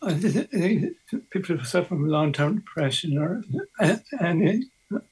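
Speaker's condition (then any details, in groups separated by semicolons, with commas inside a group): Early onset Parkinson's disease; progressive, diagnosed at 48, DBS two brain leads, chest impulse generator, 3.3 milliamps; voice dramatically hurt, apologises for voice, host understood every word; voice dramatically affected by Parkinson's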